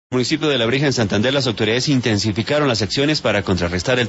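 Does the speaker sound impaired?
No.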